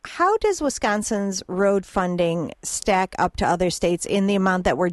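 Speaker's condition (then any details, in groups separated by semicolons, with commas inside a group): No condition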